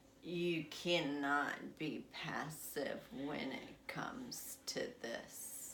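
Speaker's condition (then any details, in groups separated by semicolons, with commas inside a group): Essential tremor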